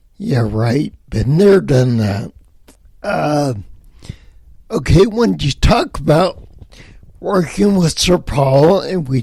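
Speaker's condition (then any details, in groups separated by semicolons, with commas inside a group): Spinocerebellar ataxia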